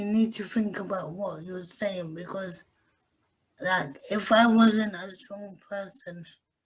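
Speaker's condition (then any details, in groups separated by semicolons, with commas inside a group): Cerebral palsy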